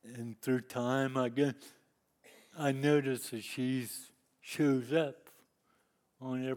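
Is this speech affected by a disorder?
Yes: cerebral palsy; lifelong disability since youth.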